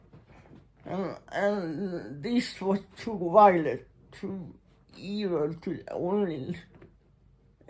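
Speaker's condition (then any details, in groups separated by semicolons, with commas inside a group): Muscular Parkinson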